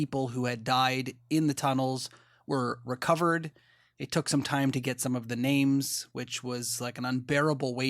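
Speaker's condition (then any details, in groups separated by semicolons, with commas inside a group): No condition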